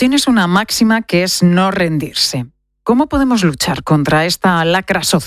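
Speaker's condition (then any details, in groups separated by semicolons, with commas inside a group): No condition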